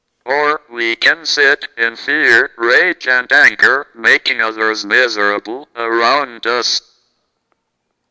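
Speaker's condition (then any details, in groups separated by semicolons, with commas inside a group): Cerebral palsy, speech-generating device; never knew what it was like to talk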